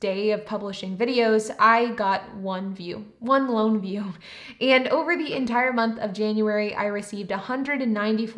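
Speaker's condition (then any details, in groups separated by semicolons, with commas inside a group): No condition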